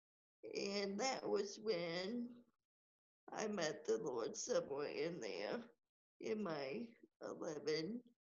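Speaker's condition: Cerebral palsy; from birth, fever after birth, moved to Stillwater Oklahoma, diagnosed soon after, hip surgery around 11; age 32, wheelchair user

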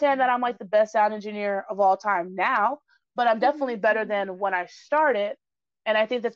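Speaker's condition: No condition

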